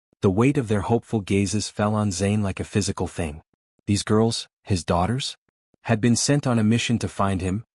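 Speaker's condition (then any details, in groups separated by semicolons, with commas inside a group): No condition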